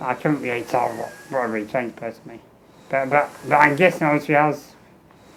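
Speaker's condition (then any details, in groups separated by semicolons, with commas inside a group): Muscular dystrophy; muscle wasting weakening lungs, wheelchair user, tracheostomy; ventilator via tracheostomy for 15 years, low lung capacity; speech in spurts between ventilator breaths, tracheostomy made speaking harder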